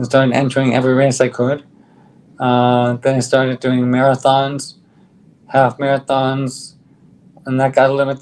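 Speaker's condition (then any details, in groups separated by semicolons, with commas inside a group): ALS; on drug, stronger bite, speaks better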